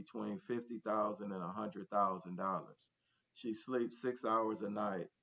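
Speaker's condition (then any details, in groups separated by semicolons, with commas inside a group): No condition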